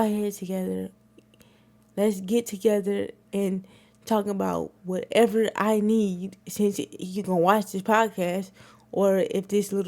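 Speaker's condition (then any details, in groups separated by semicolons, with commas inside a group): Cerebral palsy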